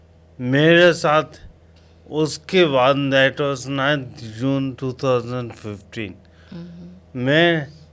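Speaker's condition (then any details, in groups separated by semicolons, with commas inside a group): Coma after road accident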